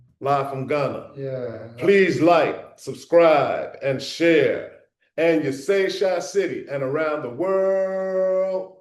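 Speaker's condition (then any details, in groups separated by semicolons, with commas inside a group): No condition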